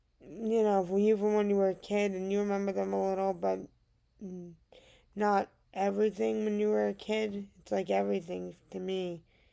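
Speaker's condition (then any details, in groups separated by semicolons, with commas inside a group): Cerebral palsy; diagnosed around age 2 or 3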